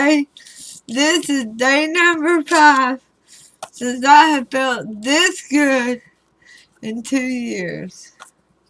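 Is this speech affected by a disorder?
Yes: throat cancer radiation damage.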